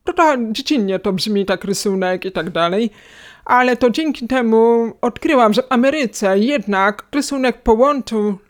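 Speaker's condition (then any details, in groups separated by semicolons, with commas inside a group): Hearing loss, cochlear implant, acquired; cannot localize sound direction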